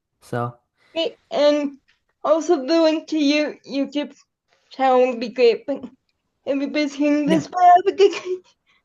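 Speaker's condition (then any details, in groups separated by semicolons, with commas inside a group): Cerebral palsy; quadriplegic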